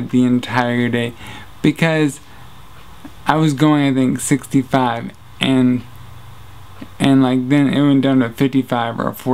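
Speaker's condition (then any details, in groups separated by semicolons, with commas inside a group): Traumatic brain injury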